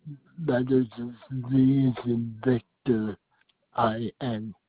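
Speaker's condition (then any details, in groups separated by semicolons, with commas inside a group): Speech impediment; has to talk slow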